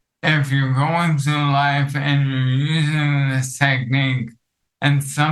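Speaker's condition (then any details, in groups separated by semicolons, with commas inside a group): ALS; affects vocal cords; medication treatment; hard to talk long, less clear speech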